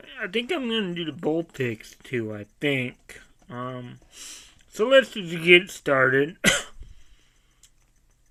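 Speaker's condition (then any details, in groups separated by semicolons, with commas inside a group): Cerebral palsy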